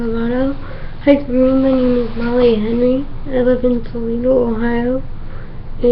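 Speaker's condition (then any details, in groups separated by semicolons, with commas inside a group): Cerebral palsy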